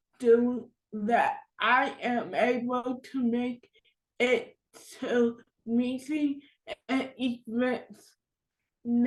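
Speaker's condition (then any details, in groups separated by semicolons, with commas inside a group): Cerebral palsy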